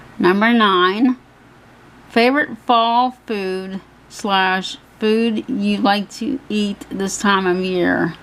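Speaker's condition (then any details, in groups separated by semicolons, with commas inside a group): Cerebral palsy; hands affected, shaking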